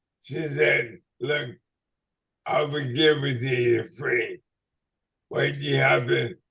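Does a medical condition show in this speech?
Yes: ALS/MND.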